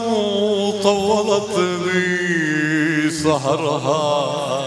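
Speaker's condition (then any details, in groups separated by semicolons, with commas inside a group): No condition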